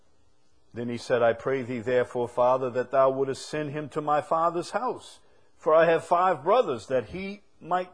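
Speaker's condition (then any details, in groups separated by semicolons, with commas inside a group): No condition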